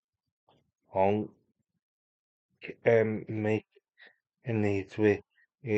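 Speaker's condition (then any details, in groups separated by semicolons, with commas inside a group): Cerebral palsy; unable to walk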